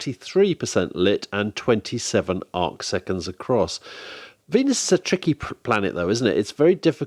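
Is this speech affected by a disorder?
No.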